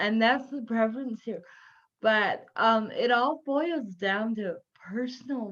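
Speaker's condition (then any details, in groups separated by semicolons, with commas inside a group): Cerebral palsy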